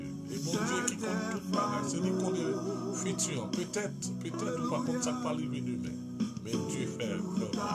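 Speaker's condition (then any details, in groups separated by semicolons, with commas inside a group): No condition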